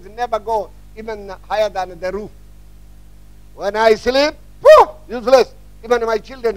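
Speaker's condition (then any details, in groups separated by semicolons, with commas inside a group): No condition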